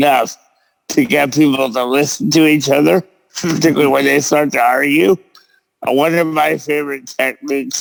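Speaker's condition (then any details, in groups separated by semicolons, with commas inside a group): Cerebral palsy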